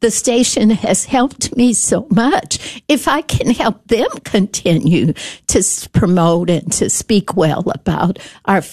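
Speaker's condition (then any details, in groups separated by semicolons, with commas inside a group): Spasmodic dysphonia; brain condition, muscles miscoordinate, care at UT Health Science Center, speech therapists; uses speech therapy techniques, careful breathing to project voice; voice problem, speech gets out of whack, still able to speak if careful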